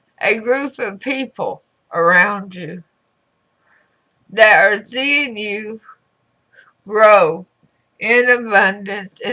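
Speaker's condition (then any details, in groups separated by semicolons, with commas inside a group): Throat cancer radiation damage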